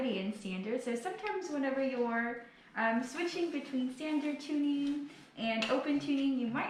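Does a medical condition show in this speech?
No.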